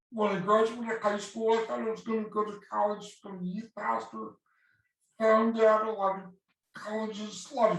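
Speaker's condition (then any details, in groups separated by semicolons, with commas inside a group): Cerebral palsy; from birth, motor brain damage, all four limbs; voice slightly affected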